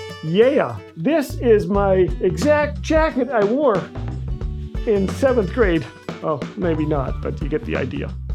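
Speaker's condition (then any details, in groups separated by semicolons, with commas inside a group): No condition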